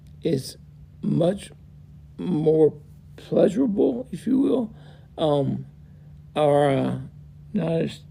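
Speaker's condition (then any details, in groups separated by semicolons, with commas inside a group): Multiple system atrophy; five years since symptom onset, progressively worse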